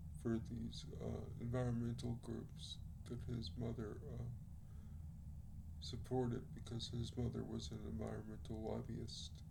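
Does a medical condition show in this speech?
Yes: cerebral palsy; speaks relatively well.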